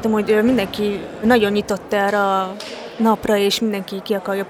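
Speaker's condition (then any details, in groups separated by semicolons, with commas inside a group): Deafness; hearing loss, competes in deaf sports where starts are signaled by start lights, not sound; tried signing with japanese sign-language users at the competition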